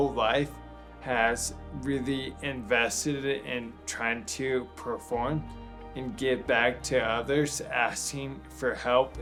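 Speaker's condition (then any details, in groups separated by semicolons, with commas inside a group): Bulbar onset ALS; speech problems among first symptoms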